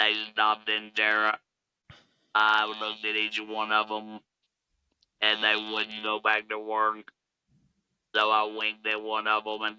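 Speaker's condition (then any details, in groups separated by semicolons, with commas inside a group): Laryngectomy, electrolarynx; no normal speech, robotic sound, hard to understand at first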